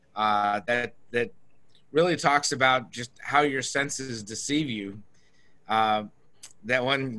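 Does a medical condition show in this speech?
No.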